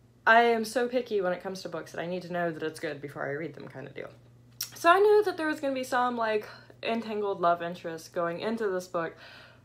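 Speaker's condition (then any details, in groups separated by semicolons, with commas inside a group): No condition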